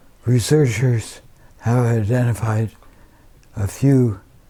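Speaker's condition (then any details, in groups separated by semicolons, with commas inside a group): Advanced Parkinson's disease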